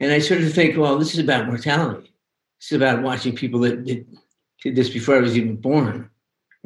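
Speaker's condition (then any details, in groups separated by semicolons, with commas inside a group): Young onset Parkinson's; began with pinky twitch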